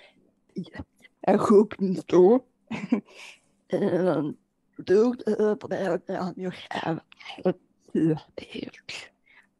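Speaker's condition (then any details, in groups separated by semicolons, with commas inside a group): Generalized dystonia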